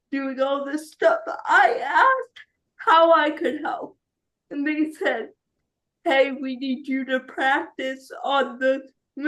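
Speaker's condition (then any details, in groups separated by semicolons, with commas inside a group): Cerebral palsy; speech not affected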